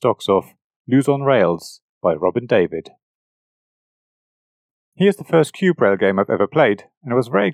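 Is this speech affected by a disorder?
No.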